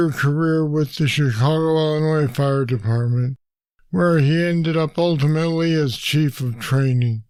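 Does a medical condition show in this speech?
Yes: Parkinson's disease; deep brain stimulators.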